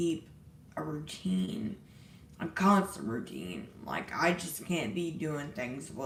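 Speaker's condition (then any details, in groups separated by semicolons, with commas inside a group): Disability causing slurred speech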